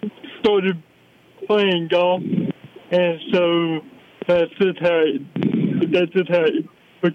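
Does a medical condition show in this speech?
Yes: cerebral palsy; balance issue; noticing physical decline, returning to physical therapy after little therapy last year.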